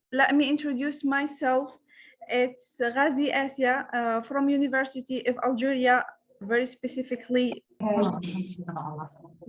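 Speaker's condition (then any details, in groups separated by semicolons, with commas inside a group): No condition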